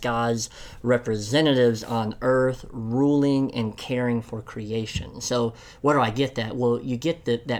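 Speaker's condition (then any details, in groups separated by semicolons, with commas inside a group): Cleft lip and palate; congenital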